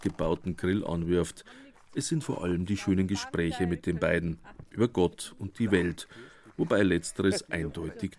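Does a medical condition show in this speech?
No.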